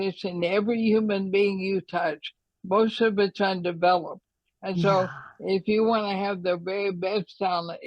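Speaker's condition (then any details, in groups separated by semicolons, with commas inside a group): ALS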